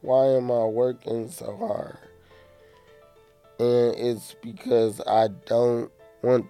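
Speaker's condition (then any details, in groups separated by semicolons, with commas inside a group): Cerebral palsy; affects movement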